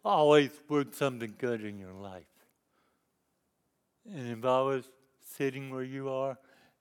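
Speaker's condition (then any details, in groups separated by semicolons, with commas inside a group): Cerebral palsy; lifelong disability since youth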